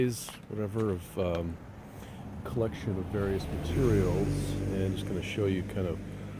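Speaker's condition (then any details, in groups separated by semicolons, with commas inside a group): No condition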